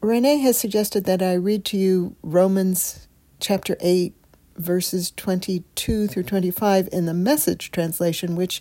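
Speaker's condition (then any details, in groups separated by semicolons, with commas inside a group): No condition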